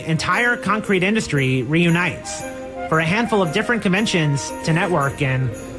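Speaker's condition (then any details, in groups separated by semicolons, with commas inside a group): No condition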